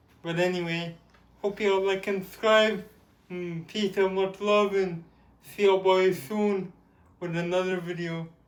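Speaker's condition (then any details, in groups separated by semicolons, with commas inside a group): Cerebral palsy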